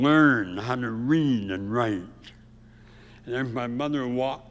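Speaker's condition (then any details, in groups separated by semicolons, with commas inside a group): Severe speech impediment; from early childhood, could not talk at all as young child, first operation in North Dakota hospital; white woman taught tongue movement, chewing food and speaking, impediment heard on radio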